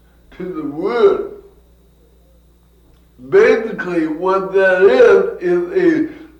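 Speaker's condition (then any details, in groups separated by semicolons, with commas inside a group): Cerebral palsy; from birth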